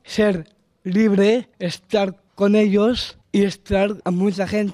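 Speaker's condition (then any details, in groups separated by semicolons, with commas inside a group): Down syndrome; genetic disorder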